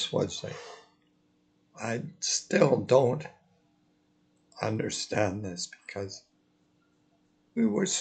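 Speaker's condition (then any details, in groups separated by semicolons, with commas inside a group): Multiple sclerosis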